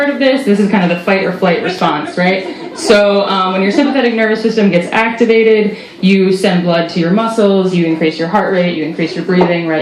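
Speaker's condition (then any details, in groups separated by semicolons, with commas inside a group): No condition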